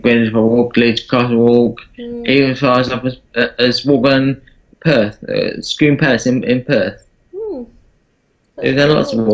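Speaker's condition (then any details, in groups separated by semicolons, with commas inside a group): Parkinson's disease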